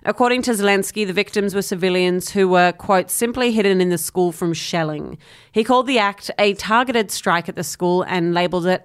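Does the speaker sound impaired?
No.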